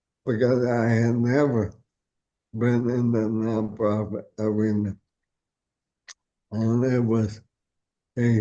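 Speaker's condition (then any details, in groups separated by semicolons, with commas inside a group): ALS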